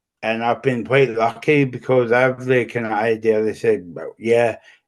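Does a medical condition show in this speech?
Yes: cerebral palsy; walking always difficult.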